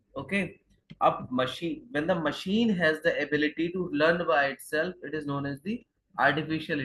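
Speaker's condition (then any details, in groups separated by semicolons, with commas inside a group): No condition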